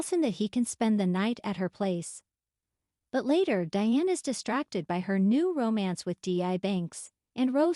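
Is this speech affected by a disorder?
No.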